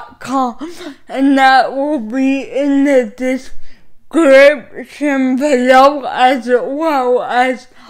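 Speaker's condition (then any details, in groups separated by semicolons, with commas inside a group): Cerebral palsy; caused by lack of oxygen at birth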